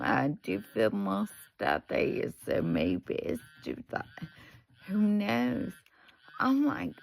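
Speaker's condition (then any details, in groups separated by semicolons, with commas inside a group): Multiple sclerosis; foot splints; 13 years since diagnosis, vagus nerve stimulation; word substitution, coughs when crumbly bread gets in throat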